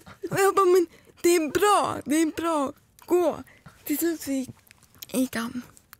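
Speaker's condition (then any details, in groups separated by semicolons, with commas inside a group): Cerebral palsy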